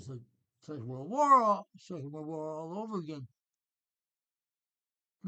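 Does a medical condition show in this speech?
Yes: Parkinson's.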